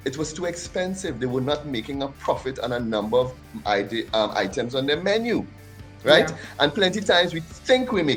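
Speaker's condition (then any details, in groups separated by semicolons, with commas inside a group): No condition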